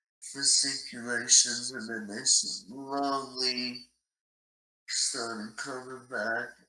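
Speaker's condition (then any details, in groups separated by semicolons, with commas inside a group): ALS; swallowing and breathing changes, nasal voice since onset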